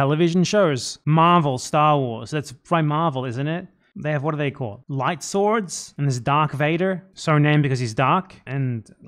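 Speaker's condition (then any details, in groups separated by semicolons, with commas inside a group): No condition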